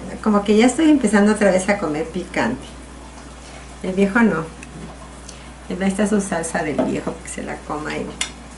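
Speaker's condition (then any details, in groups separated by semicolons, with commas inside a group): No condition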